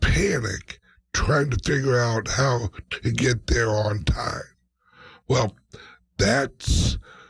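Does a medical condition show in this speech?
Yes: speech impediment, mild.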